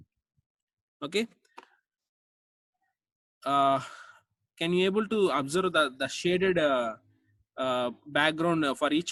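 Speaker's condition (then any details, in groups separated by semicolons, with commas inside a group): No condition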